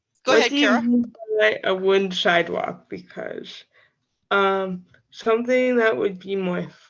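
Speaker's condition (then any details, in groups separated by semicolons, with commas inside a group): Cerebral palsy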